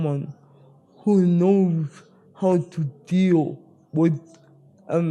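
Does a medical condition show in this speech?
Yes: spastic cerebral palsy.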